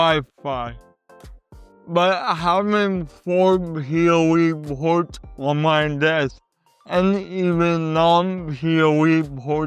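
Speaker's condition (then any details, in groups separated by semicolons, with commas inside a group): Cerebral palsy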